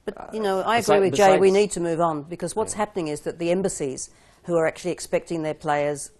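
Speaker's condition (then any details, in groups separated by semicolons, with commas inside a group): No condition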